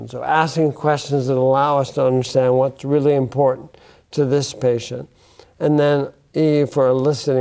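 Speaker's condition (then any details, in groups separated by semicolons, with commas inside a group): Bulbar onset ALS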